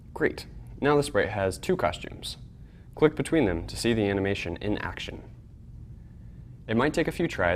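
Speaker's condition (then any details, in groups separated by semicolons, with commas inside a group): No condition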